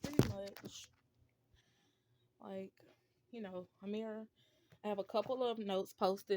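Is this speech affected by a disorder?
No.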